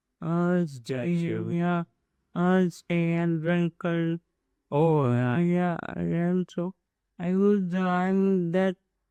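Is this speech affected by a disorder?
Yes: amyotrophic lateral sclerosis; abnormal gait, gross and fine motor impairment; diagnosed at 21, about 9 years, progressively worsening; slurred slow speech, eating and drinking difficulties.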